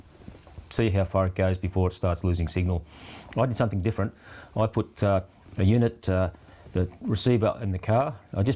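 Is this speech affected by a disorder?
No.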